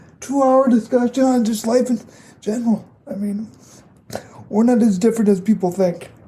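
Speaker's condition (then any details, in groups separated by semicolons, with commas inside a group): Cerebral palsy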